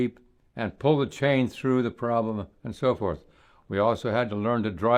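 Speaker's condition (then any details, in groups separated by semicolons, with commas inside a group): No condition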